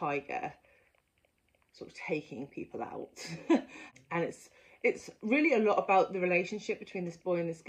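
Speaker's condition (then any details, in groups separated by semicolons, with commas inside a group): No condition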